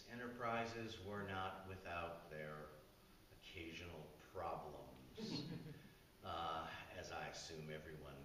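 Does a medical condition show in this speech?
No.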